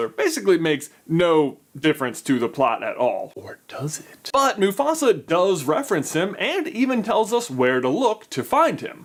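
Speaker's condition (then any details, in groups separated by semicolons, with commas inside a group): No condition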